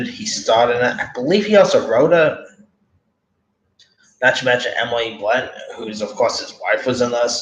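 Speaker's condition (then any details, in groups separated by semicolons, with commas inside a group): No condition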